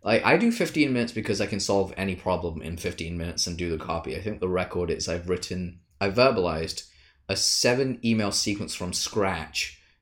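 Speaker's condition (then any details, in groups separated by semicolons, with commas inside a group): No condition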